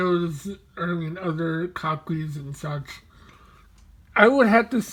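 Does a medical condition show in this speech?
Yes: mobius syndrome.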